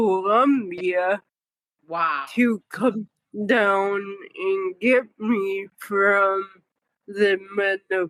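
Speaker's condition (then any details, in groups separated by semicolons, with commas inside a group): Cerebral palsy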